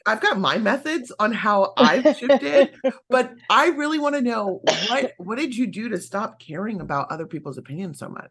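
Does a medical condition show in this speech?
No.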